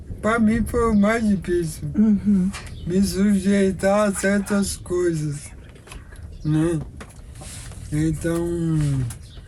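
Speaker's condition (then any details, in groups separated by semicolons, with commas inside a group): Amyotrophic lateral sclerosis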